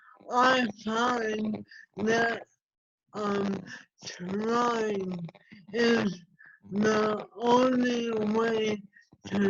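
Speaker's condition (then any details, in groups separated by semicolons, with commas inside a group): ALS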